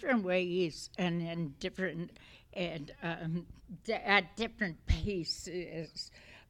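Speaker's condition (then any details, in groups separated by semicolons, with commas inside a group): Essential tremor; essential tremor affecting voice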